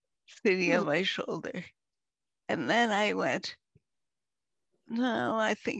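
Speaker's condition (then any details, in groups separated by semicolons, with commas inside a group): Multiple sclerosis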